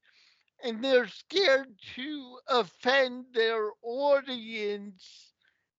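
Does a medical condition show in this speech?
Yes: cerebral palsy; slow walking, takes a while to walk off stage; a little unique in delivery and style.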